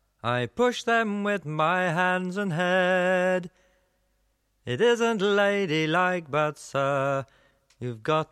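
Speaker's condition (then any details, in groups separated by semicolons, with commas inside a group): No condition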